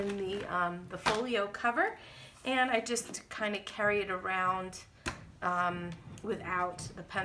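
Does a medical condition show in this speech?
No.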